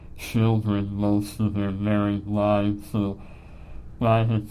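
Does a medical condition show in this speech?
Yes: Treacher Collins syndrome; small airway and jaws made breathing and eating hard, emergency tracheotomy after birth, ng tube feeding.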